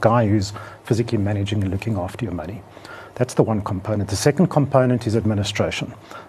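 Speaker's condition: No condition

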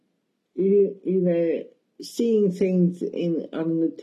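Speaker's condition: Cerebral palsy; mild, requests wheelchair assistance at airports

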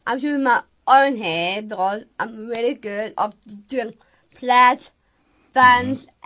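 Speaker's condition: Down syndrome; from birth, confirmed 3 days after birth, heart hole closed spontaneously at age 2; speaks a lot slower, learns and moves slower

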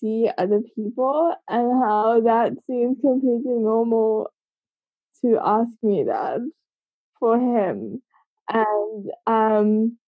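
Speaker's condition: Cerebral palsy; congenital

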